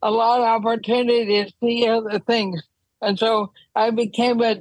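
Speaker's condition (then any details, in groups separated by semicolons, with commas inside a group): ALS; wheelchair use when traveling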